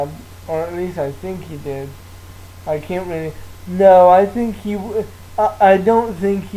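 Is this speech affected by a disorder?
Yes: cerebral palsy.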